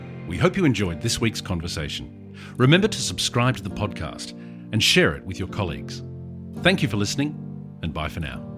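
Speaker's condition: No condition

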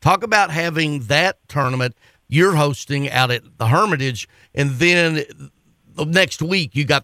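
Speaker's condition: No condition

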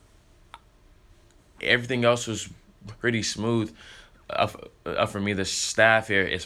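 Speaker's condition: Stuttering; stutter since early childhood, present in pre-k at Edna Row Elementary, formerly used a click sound; gotten better over the years, high school freshman, theater and musicals built speaking confidence; pauses and gets stuck, easier when rehearsed or singing, still stutters on stage; repeated sounds, prolonged sounds

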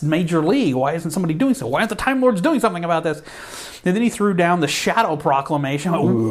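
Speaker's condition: No condition

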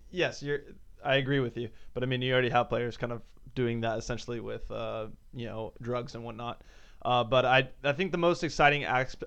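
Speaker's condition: No condition

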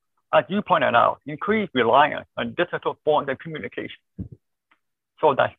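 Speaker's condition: Deafness, born deaf, cochlear implant

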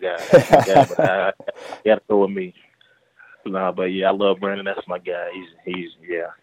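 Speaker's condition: No condition

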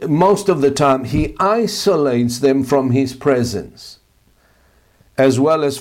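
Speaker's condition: No condition

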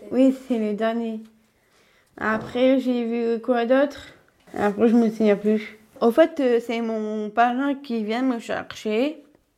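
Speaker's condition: Down syndrome (trisomy 21); congenital chromosomal condition, extra copy of chromosome 21; age 27, mother Véronique and Chloé help reformulate interview questions

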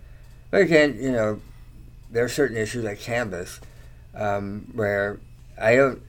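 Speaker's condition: Tongue cancer surgery; many years after treatment

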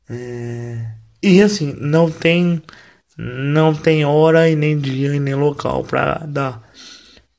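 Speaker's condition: Cerebral palsy, mild; wheelchair user

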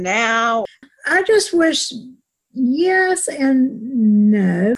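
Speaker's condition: Aphasia after stroke; severe stroke at home, right-sided numbness, right hand and leg weakness, drives using left foot on accelerator; chronic, speech therapy, Shirley Ryan AbilityLab aphasia program, individual and small-group therapy twice daily, earlier therapy Wilmington; speaks in short, sometimes fragmented sentences

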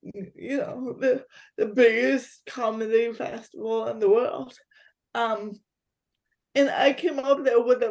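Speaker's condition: Cerebral palsy; physical disability

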